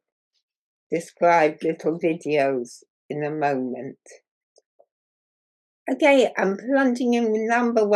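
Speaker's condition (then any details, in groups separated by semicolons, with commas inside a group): Muscular dystrophy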